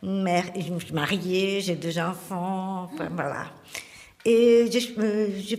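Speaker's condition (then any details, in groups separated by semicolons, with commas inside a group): Hearing impairment; attended specialized school for hearing impaired; about monthly sessions with speech therapist Jackie for speaking and listening; still working to progress in speaking and listening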